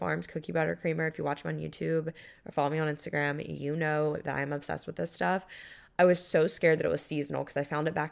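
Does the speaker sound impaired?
No.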